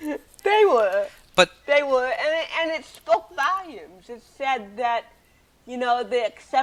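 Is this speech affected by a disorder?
Yes: cerebral palsy.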